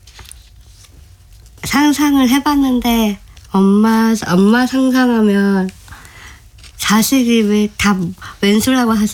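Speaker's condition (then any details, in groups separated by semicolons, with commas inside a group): Down syndrome; speaks very well, communication very smooth, disability hardly noticeable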